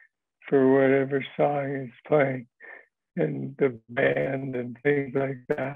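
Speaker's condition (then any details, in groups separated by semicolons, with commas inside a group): Parkinson's disease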